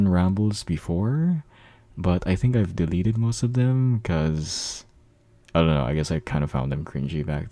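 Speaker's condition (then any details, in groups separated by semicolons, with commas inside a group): No condition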